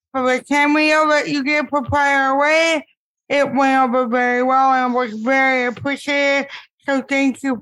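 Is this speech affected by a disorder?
Yes: cerebral palsy; impaired speech.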